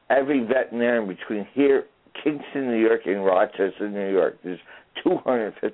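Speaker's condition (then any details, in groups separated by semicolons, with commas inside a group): Traumatic brain injury; noticeable voice challenge, people ask about voice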